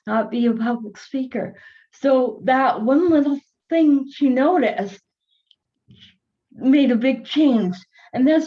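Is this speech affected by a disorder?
Yes: cerebral palsy; from birth; early difficulty forming words, learned by mimicry, no speech therapy.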